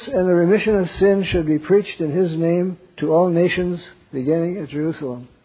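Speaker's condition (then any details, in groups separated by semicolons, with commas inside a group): Parkinson's; wakes up around 3 am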